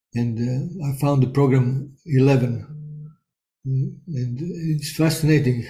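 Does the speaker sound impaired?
Yes: Parkinson's disease; onset around age 55 or 56, stopped playing guitar because could not play syncopation.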